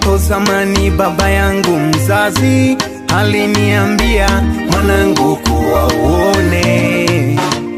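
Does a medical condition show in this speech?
No.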